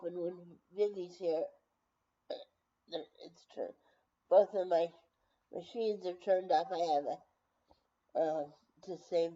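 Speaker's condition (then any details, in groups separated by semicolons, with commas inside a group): Brain injury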